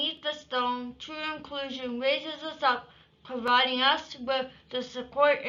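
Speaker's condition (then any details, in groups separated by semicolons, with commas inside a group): Cerebral palsy; from birth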